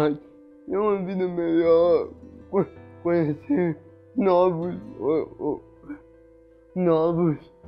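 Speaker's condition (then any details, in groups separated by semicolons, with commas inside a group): Cerebral palsy; some difficulty speaking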